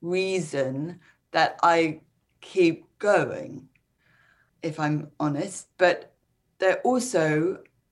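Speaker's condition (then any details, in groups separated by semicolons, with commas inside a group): Speech impairment, word-finding; congenital AVM, sudden slurred speech then collapse, emergency surgery, half skull removed, cranioplasty with plastic skull; word-finding difficulty, speech feels fine internally, initially no speech, comprehension intact, long unable to form sentences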